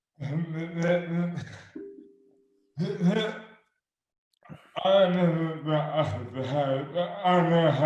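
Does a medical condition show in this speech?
Yes: dystonia; affects hands and speech.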